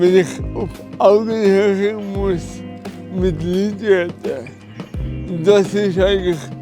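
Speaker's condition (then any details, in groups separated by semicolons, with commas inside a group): Cerebral palsy; present since birth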